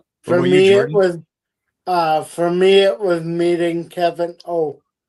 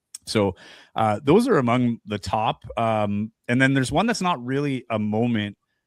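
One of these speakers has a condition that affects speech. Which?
The first: cerebral palsy; affects nearly every word, hard pronunciation, sometimes cannot speak.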